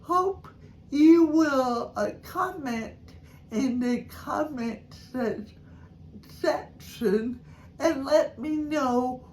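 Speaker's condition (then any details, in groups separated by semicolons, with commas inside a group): Cerebral palsy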